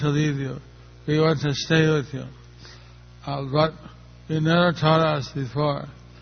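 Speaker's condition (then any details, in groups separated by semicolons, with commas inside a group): Stroke; stroke a little over a year ago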